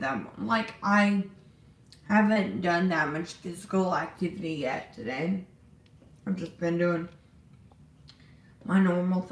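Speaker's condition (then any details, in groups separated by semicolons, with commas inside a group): Disability causing slurred speech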